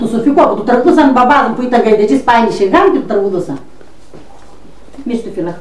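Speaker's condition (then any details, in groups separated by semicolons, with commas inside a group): No condition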